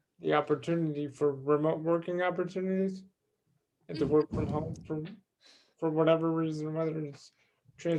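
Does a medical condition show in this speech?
Yes: cerebral palsy.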